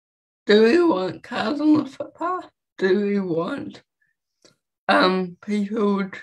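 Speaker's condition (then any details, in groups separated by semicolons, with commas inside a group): Cerebral palsy; walks, no wheelchair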